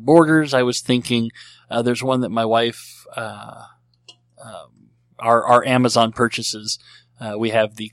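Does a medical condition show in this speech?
Yes: cleft lip and palate; treated as a baby.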